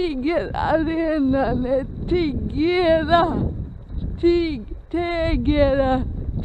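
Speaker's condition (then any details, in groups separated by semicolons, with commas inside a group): Dyskinetic cerebral palsy, severe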